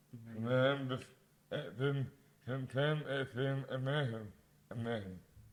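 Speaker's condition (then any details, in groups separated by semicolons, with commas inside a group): Dystonia; mouth impairment affects speech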